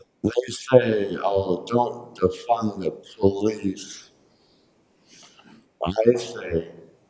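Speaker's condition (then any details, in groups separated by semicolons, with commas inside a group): Traumatic brain injury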